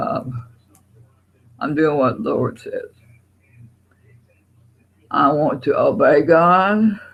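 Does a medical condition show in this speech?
Yes: Parkinson's.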